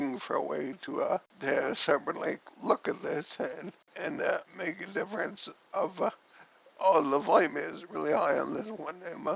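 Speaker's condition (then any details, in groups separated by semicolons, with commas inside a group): Cerebellar ataxia from brain tumour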